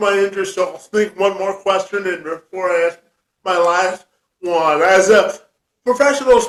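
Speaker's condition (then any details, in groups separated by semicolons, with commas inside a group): Cerebral palsy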